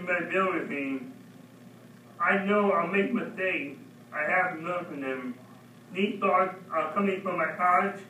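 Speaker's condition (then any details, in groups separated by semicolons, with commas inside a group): Mild cerebral palsy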